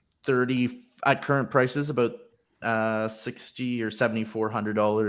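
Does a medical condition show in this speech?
No.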